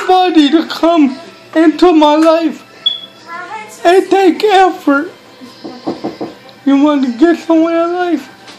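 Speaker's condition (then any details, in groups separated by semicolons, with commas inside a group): Cerebral palsy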